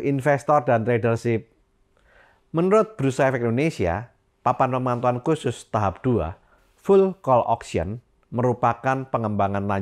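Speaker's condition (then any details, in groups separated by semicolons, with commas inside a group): No condition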